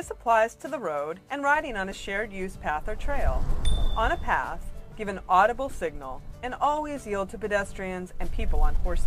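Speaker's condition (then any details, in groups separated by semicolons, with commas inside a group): No condition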